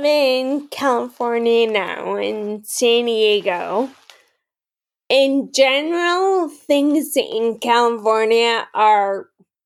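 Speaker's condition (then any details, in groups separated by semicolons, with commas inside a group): Friedreich's ataxia; over 10 years since diagnosis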